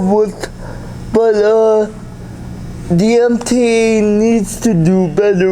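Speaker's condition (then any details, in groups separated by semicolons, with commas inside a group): Cerebral palsy; able to speak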